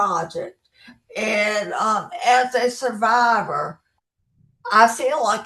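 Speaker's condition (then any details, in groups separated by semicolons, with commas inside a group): Brain injury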